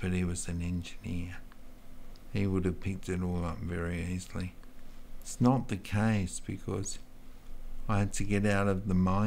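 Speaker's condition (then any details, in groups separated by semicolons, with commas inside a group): Multiple sclerosis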